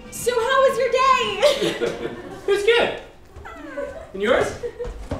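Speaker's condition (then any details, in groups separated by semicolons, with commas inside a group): No condition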